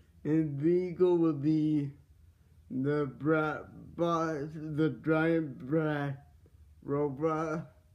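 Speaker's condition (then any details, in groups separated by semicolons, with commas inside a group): Cerebral palsy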